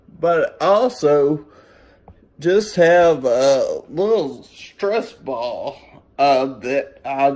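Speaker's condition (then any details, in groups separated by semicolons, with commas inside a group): Brain injury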